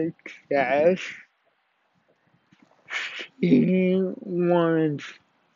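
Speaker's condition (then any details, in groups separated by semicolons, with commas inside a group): Cerebral palsy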